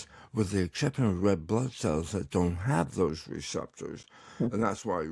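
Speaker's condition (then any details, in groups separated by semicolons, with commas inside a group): Tongue cancer; partial tongue removal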